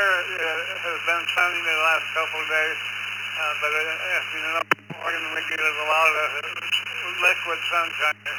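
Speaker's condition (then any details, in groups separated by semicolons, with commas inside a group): Parkinson's; left side affected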